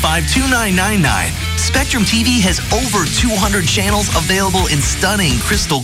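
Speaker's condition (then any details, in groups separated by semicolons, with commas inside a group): No condition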